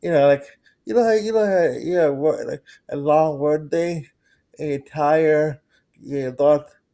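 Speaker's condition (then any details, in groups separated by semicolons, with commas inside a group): Cerebral palsy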